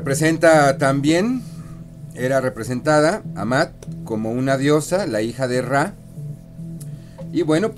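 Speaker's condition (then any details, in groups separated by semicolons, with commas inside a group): No condition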